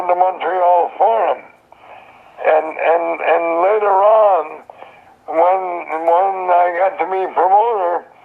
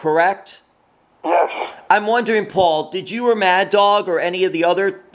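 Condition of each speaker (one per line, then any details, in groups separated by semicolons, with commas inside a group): Throat cancer; survivor
No condition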